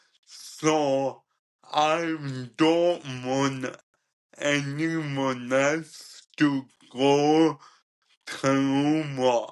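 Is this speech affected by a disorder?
Yes: cerebral ataxia; degenerative, present from birth.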